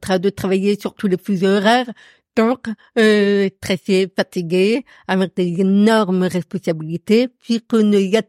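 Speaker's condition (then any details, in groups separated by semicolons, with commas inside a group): Profound deafness; noticeable to everyone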